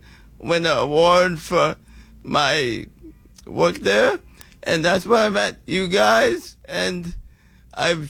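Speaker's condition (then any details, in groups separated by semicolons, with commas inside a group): Cerebral palsy; congenital, physical disability visible in hand, unable to play mainstream sports as child; advised by Pete to improve speaking for play-by-play, attended Toastmasters, hired speaking coach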